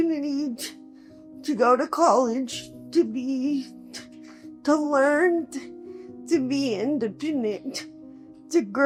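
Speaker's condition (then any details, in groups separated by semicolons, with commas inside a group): Cerebral palsy, quadriplegic; able to speak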